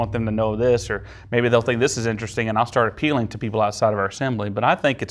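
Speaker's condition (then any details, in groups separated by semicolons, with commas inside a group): No condition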